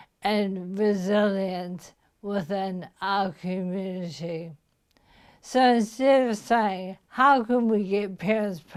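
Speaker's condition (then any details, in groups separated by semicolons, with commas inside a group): Motor neuron disease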